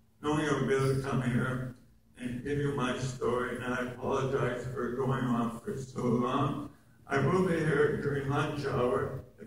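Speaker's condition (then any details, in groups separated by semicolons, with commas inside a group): Oral cancer; base of tongue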